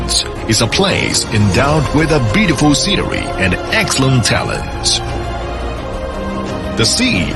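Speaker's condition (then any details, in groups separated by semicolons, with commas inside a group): No condition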